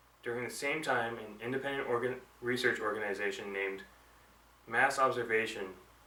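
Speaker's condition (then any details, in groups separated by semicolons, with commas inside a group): No condition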